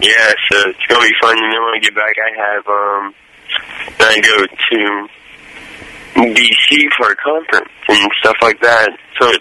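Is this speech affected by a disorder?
Yes: cerebral palsy; symptoms much milder than the character's, no crutches in real life; less stutter than the character portrayed.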